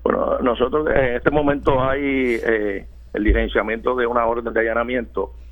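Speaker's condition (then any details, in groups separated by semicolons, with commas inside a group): No condition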